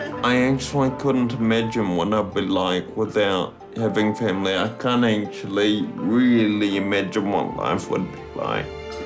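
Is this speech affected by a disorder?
Yes: Friedreich's ataxia; condition can affect speech.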